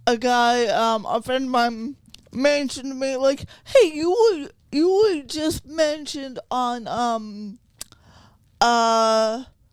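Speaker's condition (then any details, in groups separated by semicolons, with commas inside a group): Cerebral palsy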